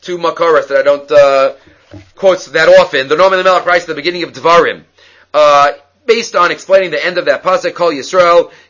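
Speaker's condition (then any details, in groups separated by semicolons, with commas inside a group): No condition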